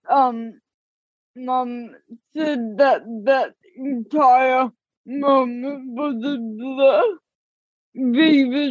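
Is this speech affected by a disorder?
Yes: ataxic cerebral palsy; diagnosed at age two, affects walking and fingers, therapy can help improve; speech audibly affected.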